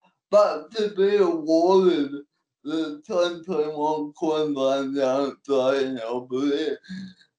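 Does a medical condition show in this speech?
Yes: cerebral palsy; cerebral palsy since birth, physical disability only, manual wheelchair, support worker takes notes and types for him.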